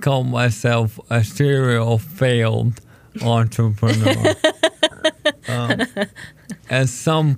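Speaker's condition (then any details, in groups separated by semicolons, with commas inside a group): ALS; told condition is terminal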